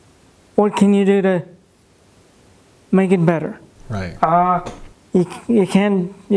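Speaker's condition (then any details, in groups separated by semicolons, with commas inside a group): Cerebral palsy; no speech therapy, some words hard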